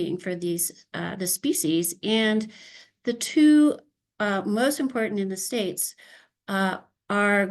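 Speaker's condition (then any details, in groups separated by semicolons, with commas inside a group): No condition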